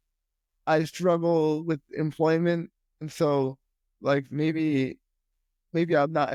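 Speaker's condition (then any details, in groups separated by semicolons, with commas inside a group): Spastic quadriplegic cerebral palsy; very tight limbs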